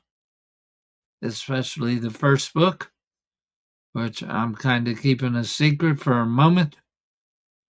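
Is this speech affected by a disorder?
Yes: ALS.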